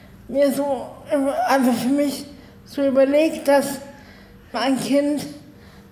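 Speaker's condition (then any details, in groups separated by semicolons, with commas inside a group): Cerebral palsy, spastic, arms and legs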